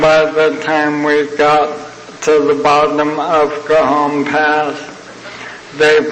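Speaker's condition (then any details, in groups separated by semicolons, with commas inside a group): ALS (Lou Gehrig's disease); young onset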